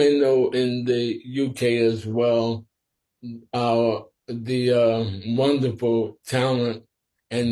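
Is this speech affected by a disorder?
Yes: sporadic ALS; must speak slower and carefully.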